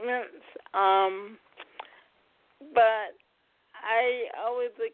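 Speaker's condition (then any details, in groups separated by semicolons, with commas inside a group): Cerebral palsy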